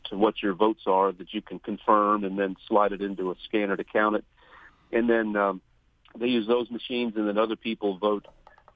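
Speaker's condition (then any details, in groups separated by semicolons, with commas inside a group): No condition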